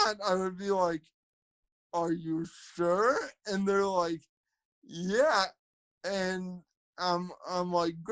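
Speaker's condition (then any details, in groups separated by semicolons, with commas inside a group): Cerebral palsy, spastic quadriplegia; speech affected, voice-to-text fails, can talk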